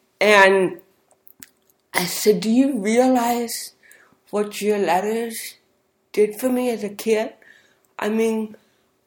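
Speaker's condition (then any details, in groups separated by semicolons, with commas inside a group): Cerebral palsy; speech therapy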